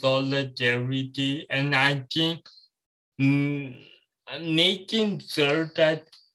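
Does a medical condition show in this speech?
Yes: cerebral palsy.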